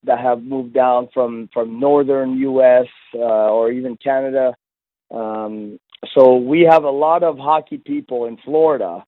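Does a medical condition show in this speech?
No.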